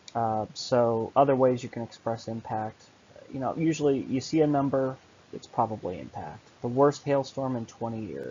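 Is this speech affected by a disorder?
No.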